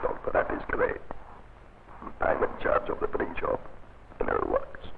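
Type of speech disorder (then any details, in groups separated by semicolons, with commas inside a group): Oesophageal speech; laryngectomy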